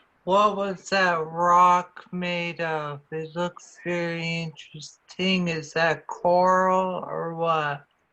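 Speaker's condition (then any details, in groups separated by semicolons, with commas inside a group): Multiple sclerosis; primary progressive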